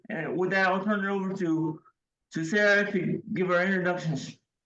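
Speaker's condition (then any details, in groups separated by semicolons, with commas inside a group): Cerebral palsy, severe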